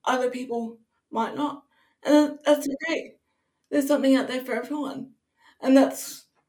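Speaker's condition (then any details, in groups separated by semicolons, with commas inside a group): Cerebral palsy; wheelchair user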